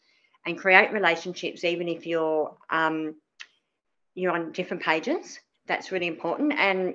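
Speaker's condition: Cleft palate; lots of childhood speech therapy

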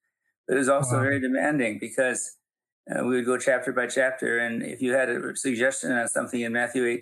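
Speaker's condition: Parkinson's; still teaching and speaking publicly

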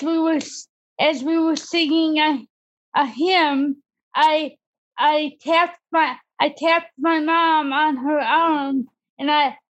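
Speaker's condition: Cerebral palsy; disability since childhood

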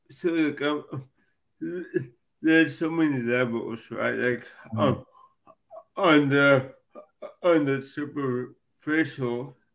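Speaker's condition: Cerebral palsy; from birth

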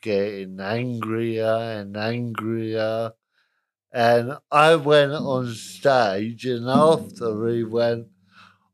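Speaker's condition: Cerebral palsy, moderate; spastic

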